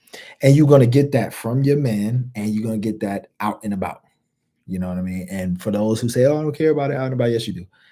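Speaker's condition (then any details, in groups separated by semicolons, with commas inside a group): No condition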